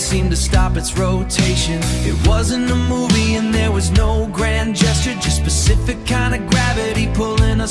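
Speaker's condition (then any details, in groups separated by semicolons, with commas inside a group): No condition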